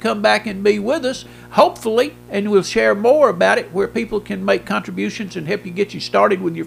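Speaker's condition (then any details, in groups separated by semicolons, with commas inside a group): No condition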